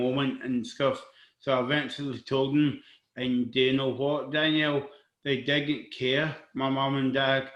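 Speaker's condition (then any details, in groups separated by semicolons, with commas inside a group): Cerebral palsy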